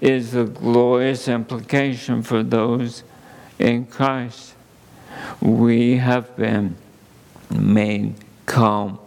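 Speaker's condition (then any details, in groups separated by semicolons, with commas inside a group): ALS; under neurologist care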